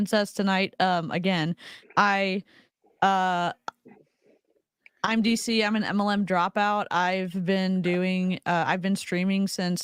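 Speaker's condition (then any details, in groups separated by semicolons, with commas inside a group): No condition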